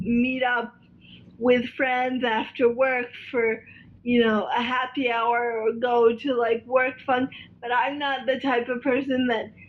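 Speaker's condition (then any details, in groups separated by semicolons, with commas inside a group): Cerebral palsy; spastic quadriplegia, all four limbs, oxygen loss at birth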